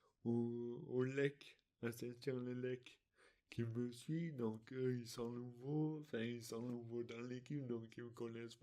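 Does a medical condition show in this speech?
Yes: dystonia; articulation difficulties.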